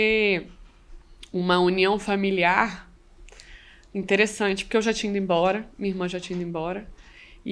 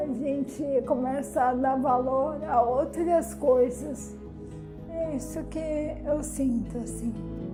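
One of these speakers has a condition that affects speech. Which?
The second: amyotrophic lateral sclerosis; onset with left hand weakness; lost leg strength, right hand, all movement within months.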